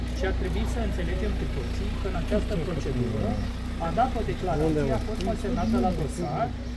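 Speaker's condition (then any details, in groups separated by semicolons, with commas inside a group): No condition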